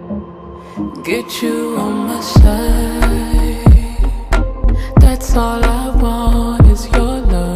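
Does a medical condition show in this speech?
No.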